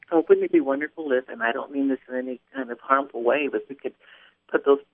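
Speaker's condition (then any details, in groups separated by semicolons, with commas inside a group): No condition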